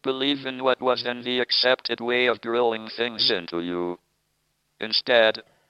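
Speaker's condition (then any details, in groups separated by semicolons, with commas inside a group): Motor neurone disease, speech-generating device; onset age 21 during Cambridge PhD, tracheostomy after pneumonia at CERN, cannot walk, wheelchair user; speaks only through computerized voice; early speech impediment, steadily worsened, voice lost after tracheostomy, earlier thumb-controlled voice box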